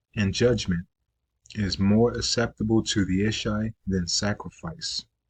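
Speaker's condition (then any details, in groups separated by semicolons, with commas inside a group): No condition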